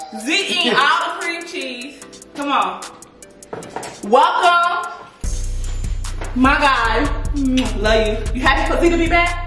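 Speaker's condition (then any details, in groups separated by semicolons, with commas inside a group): No condition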